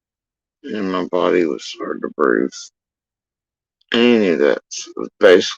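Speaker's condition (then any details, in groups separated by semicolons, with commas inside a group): Facial paralysis after surgery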